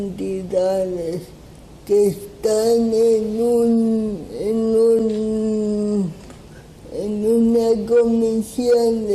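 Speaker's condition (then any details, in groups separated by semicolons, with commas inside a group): Cerebral palsy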